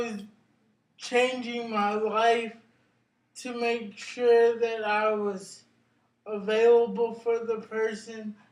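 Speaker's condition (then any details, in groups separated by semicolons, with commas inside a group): Cerebral palsy; brain injury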